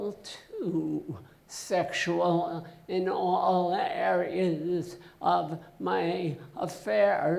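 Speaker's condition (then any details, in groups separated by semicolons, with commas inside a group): Essential tremor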